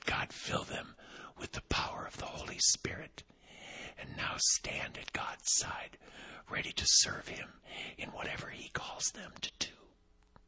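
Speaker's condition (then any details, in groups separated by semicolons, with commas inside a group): Vocal cord paralysis, unilateral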